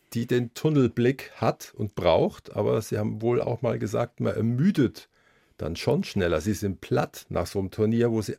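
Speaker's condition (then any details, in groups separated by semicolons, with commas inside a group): No condition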